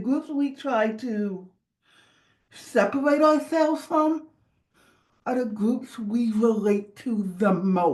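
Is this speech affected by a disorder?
Yes: cerebral palsy.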